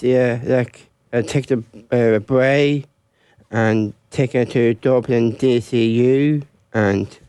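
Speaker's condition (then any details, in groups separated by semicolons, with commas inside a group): Down syndrome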